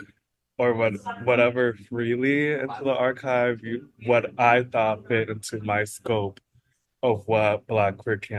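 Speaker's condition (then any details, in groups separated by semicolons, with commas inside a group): No condition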